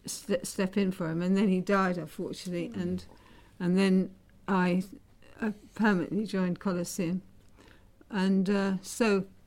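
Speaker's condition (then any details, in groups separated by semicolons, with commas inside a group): Parkinson's disease; diagnosed 1997, dopamine shortage causes stiffness, specialist Ray Chowdhury delayed dopamine, dopamine agonist then pump; about 15 years since diagnosis, pump prevents seizing up on stage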